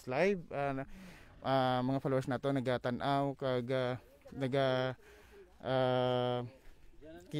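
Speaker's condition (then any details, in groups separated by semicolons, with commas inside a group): No condition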